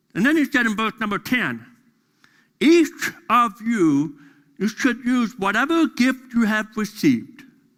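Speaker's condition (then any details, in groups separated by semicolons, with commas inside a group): Deafness; deaf during school years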